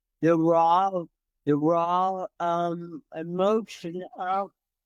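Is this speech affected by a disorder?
Yes: cerebral palsy; from birth, entire left side.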